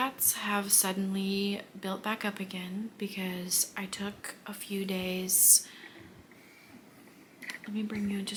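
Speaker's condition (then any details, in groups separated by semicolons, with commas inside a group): No condition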